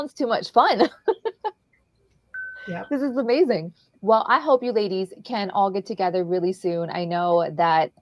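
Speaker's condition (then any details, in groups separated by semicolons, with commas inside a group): No condition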